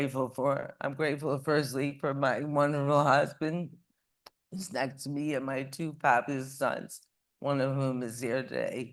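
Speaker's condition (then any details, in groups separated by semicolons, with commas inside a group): ALS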